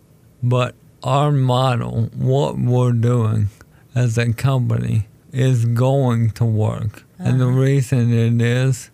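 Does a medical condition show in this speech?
Yes: ALS; diagnosed almost 4 years ago.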